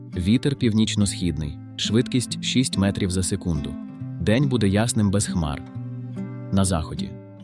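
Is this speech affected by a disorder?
No.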